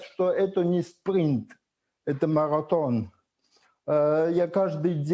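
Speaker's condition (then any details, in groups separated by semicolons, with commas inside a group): Cerebral palsy; initially unintelligible speech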